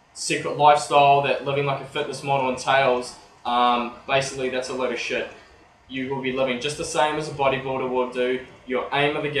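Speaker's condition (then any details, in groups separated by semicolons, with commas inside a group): No condition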